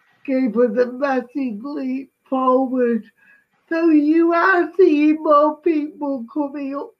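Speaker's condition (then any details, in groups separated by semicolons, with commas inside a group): Cerebral palsy; speech impediment, speaks slowly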